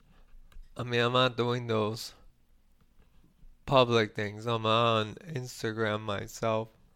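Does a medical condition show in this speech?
Yes: ALS; cannot walk, Tobii eye-gaze texting, night ventilator, very low lung capacity, declines tracheostomy, acute hearing; voice got weaker.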